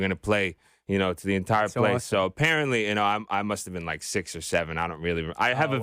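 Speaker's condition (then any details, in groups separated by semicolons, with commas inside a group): No condition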